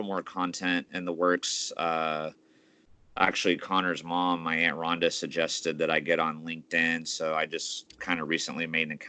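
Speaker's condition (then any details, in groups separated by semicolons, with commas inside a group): No condition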